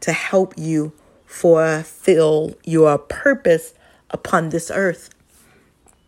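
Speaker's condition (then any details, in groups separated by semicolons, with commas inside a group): Stuttering; traumatic brain injury survivor, gets worn out with brain overload; sometimes stumbles on words, breathes to get right word out; prolonged sounds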